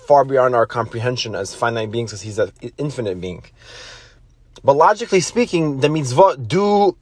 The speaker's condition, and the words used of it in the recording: No condition.